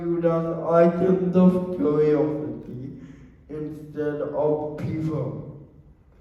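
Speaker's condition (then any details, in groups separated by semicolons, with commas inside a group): Cerebral palsy; wheelchair user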